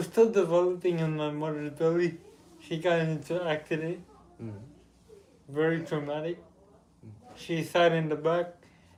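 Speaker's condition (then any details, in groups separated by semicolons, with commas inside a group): Cerebral palsy; with developmental delay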